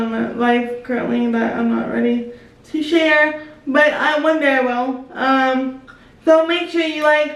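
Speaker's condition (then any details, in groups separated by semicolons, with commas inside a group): Spastic quadriplegic cerebral palsy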